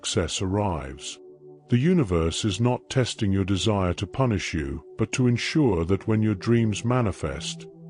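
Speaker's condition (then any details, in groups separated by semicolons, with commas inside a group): No condition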